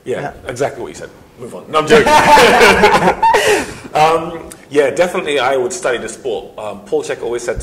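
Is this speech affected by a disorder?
No.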